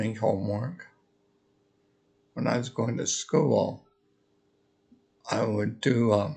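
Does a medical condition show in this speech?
Yes: multiple sclerosis.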